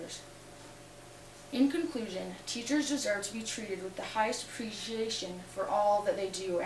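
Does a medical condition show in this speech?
No.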